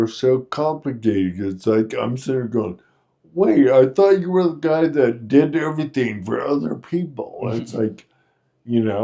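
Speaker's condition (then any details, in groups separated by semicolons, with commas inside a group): Friedreich's ataxia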